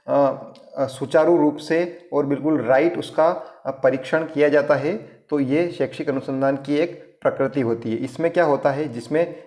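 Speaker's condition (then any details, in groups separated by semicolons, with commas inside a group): No condition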